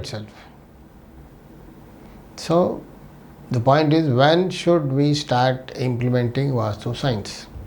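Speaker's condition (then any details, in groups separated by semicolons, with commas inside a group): No condition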